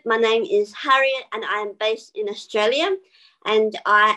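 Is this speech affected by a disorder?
Yes: bilateral cleft lip and palate; congenital bilateral cleft lip and palate.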